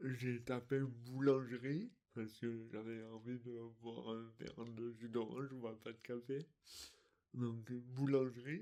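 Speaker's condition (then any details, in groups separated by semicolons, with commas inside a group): Dystonia; articulation difficulties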